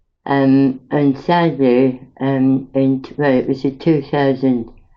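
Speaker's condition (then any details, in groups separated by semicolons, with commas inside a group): Mouth cancer after operations; 23 years since diagnosis, permanent mouth and tongue pain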